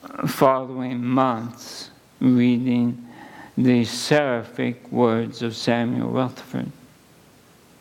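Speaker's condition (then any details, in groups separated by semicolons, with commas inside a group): ALS; at least a couple of months since diagnosis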